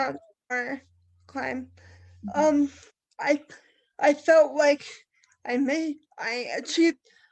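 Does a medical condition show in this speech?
Yes: cerebral palsy.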